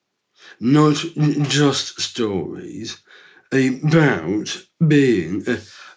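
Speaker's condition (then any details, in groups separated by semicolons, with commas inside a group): Down syndrome; three copies of chromosome 21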